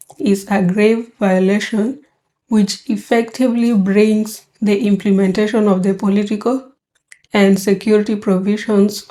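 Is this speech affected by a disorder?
No.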